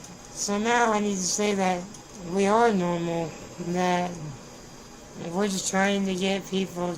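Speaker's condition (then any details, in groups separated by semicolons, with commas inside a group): Spinal muscular atrophy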